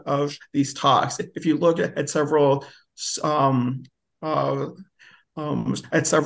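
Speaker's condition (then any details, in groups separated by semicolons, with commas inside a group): Stutter; described as a speech impediment; prolonged sounds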